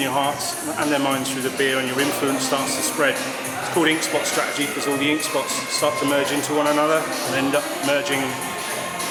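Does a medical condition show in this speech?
No.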